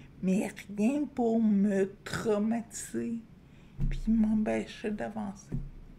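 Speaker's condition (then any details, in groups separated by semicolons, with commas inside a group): Friedreich's ataxia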